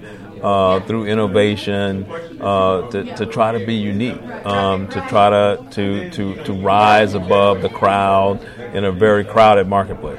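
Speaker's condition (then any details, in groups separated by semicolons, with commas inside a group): No condition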